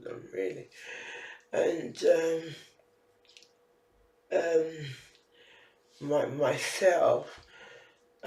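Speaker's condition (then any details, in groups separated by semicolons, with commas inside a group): Facial palsy; can barely hear own speech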